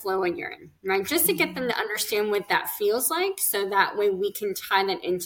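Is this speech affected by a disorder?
Yes: cleft lip and palate; congenital cleft lip and palate, speech therapy.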